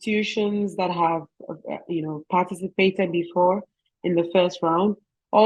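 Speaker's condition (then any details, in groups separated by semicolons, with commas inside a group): No condition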